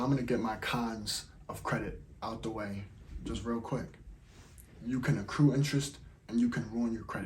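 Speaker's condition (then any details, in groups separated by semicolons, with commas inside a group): No condition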